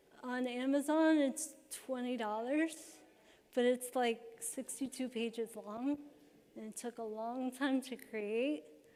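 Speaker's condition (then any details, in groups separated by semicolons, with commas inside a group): Cerebral palsy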